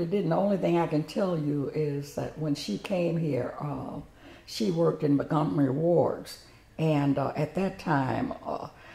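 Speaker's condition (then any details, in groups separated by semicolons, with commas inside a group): No condition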